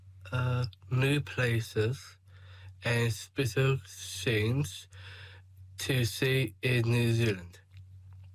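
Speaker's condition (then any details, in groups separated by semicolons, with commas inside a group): Down syndrome; 21 years old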